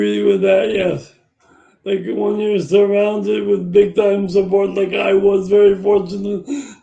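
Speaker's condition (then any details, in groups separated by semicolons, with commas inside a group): Brain injury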